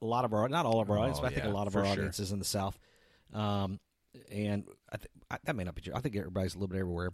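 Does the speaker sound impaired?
No.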